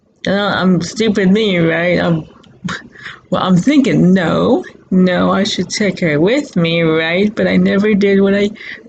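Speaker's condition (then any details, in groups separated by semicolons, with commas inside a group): Cerebral palsy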